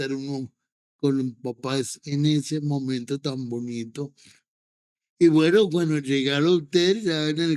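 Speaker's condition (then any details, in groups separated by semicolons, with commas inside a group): Cerebral palsy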